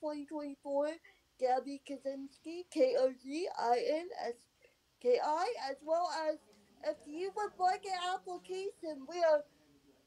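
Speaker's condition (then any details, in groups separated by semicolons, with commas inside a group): Cerebral palsy; onset at 19 days old from encephalitis, high fever and first seizure, 23 years, scoliosis, scoliosis surgery; leg cramps from staying in one position and poor circulation, back pain resolved after surgery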